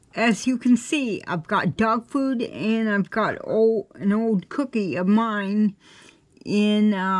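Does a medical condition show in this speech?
Yes: cerebral palsy; affects standing and balance.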